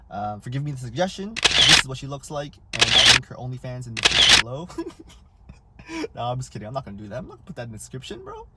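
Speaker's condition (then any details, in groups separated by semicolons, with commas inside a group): No condition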